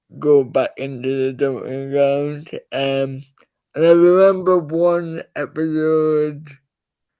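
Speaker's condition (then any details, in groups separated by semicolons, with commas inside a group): Cerebral palsy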